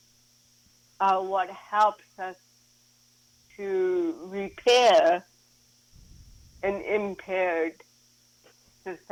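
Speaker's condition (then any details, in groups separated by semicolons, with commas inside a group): Cerebral palsy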